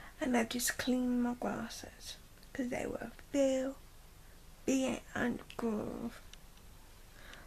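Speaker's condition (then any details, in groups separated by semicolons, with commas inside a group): Cerebral palsy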